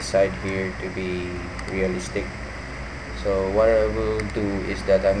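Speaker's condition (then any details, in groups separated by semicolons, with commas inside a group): No condition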